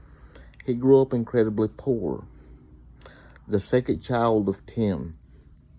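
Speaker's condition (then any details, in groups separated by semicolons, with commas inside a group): Cerebral palsy; reports speaking clearly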